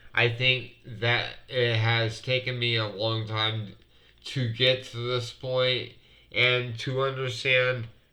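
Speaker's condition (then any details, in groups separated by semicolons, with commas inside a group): Multiple sclerosis; sometimes hard to breathe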